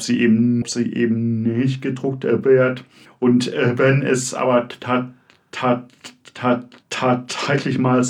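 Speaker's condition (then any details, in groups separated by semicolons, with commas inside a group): Stuttering; gradual onset, exact onset unknown, likely in childhood; fluency disorder only, writes fluently but speech not fluent, blocks, stutters even in dreams; repeated sounds, prolonged sounds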